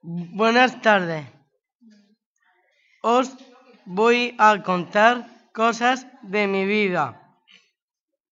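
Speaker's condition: Down syndrome; age 20

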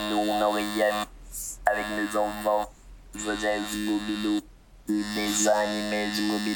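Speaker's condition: Total pharyngolaryngectomy; speaks with laryngophone electrolarynx, speech therapy since january for oro-oesophageal voice, phonatory prosthesis asked about

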